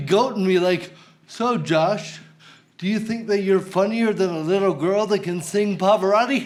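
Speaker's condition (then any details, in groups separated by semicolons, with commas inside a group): Cerebral palsy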